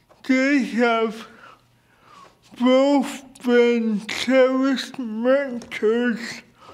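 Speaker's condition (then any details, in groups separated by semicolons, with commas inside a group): Cerebral palsy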